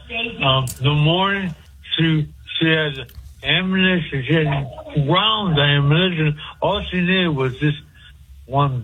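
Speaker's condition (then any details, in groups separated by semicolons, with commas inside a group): Speech impediment; cause unclear, stabbed by girlfriend and hit on head with ashtray years ago; usually hard to understand, clearer than usual on this call, hosts joke writing avoids confusion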